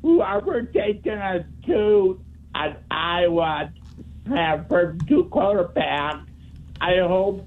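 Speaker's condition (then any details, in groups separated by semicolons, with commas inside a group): Speech impediment; tries to talk really clearly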